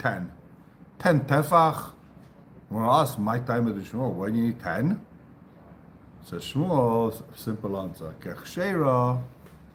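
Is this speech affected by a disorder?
No.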